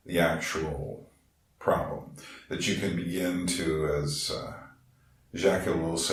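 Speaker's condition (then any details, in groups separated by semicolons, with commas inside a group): No condition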